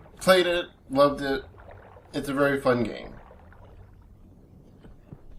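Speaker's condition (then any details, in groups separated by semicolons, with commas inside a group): No condition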